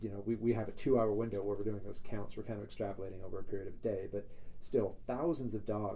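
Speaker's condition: No condition

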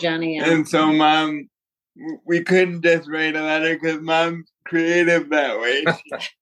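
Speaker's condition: Cerebral palsy; bike

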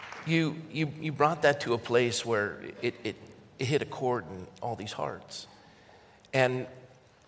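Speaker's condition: No condition

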